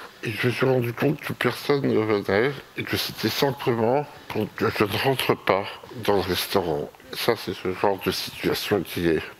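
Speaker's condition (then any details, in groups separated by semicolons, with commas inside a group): Myopathy; caused tetraplegia, wheelchair user; progressed over time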